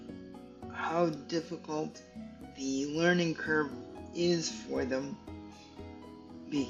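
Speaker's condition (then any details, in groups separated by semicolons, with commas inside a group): Cerebral palsy; stiff muscles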